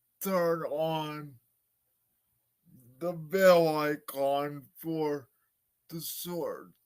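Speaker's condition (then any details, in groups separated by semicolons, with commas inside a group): Cerebral palsy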